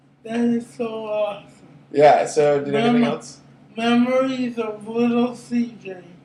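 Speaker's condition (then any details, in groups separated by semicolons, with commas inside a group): Cerebral palsy; brain injury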